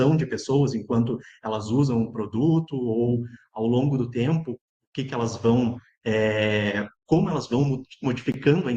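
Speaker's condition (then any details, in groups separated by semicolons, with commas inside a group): No condition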